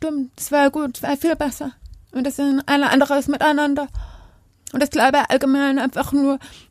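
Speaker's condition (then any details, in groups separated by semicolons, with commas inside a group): Deafness; not hard of hearing, spoken language as mother tongue, hearing school, sign language learned later; speaks aloud and signs, bilingual, voice different and louder, hearing people forget deafness because she speaks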